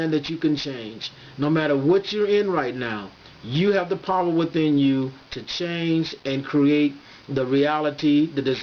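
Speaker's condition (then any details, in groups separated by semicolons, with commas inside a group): No condition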